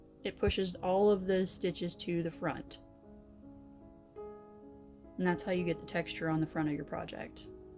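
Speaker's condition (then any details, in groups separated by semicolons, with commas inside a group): No condition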